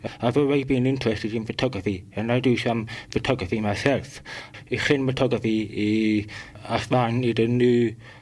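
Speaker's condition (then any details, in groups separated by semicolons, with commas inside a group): Profoundly deaf; congenital profound deafness, born profoundly deaf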